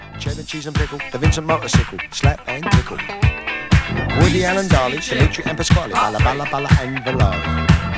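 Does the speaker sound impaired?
No.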